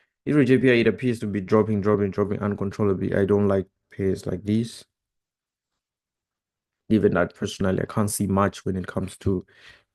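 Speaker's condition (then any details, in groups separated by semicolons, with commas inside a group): No condition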